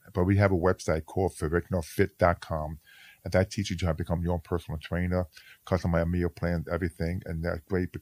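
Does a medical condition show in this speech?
Yes: hearing loss; hearing loss from childhood, with severe speech impediment as a kid.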